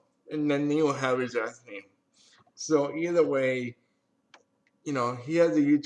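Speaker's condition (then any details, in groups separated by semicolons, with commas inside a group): Cerebral palsy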